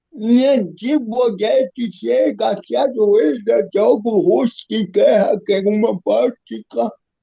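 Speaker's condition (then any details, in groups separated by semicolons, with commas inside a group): Cerebral palsy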